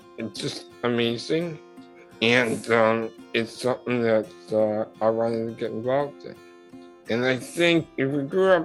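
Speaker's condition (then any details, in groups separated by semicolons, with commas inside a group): Muscular dystrophy; wheelchair user; wheelchair since age 13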